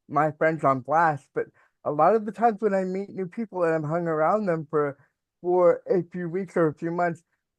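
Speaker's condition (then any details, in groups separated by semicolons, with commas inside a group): Cerebral palsy; mild speech impediment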